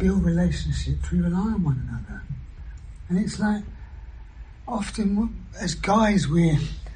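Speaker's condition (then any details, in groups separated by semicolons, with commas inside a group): Throat cancer surgery, vocal injections; whispered after surgery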